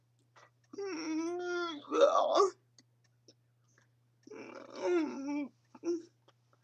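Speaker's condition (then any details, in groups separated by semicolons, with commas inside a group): Cerebral palsy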